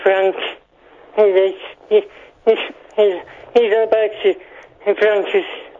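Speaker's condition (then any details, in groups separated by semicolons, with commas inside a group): Parkinson's; needs sling hoist to be lifted up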